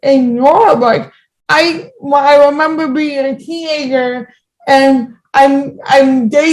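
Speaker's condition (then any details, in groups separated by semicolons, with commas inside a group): Cerebral palsy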